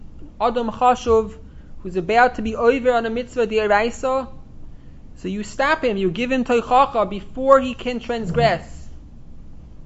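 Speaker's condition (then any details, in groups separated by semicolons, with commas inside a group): No condition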